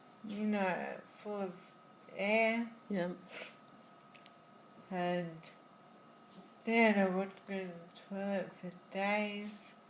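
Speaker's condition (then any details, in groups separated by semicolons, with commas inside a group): Friedreich's ataxia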